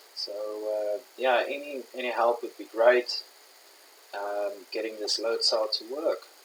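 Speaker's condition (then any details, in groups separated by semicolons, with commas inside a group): No condition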